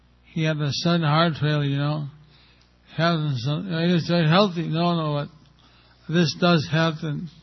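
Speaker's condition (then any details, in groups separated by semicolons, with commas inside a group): Stroke with facial paralysis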